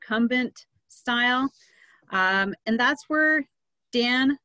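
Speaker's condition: No condition

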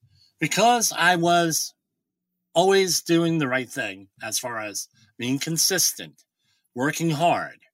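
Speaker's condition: Bilateral cleft lip and palate

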